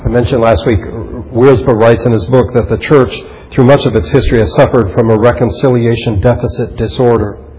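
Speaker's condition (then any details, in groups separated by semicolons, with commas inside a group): No condition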